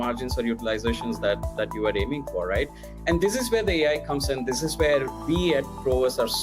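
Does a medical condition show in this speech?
No.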